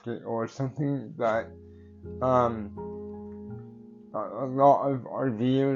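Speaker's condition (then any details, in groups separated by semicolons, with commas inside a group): Cerebral palsy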